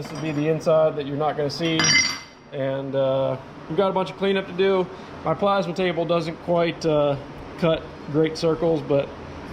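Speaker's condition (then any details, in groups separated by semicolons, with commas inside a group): No condition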